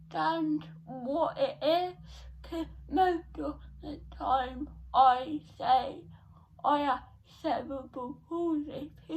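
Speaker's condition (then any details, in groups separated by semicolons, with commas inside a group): Cerebral palsy; not quadriplegic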